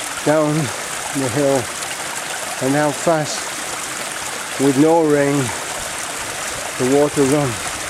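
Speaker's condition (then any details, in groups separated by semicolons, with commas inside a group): No condition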